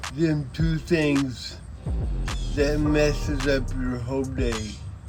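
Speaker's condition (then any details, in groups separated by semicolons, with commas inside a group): Cerebral palsy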